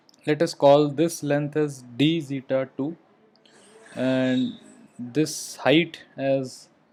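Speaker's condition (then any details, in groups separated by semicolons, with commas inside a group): No condition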